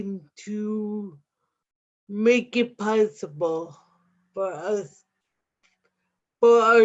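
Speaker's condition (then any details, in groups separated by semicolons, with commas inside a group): Cerebral palsy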